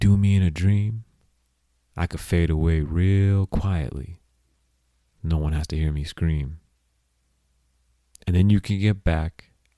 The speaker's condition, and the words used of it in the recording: None; typical speech.